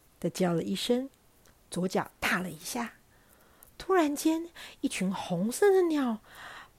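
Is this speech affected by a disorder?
No.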